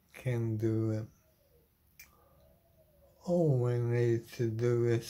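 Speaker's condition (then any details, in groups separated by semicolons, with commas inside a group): Motor neuron disease; terminal; body failing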